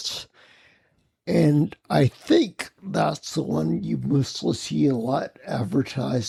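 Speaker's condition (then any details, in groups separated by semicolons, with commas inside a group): Spinocerebellar ataxia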